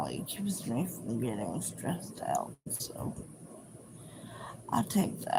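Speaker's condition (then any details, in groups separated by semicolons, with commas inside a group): Cerebral palsy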